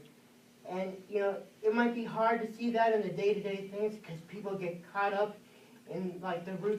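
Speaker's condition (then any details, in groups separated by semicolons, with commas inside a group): Cerebral palsy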